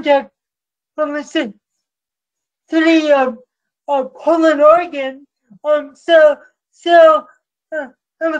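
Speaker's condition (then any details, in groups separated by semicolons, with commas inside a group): Cerebral palsy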